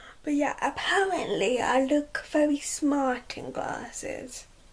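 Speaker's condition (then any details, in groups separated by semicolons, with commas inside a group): Cerebral palsy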